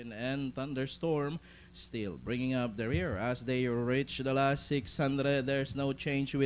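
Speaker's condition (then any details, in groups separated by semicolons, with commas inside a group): No condition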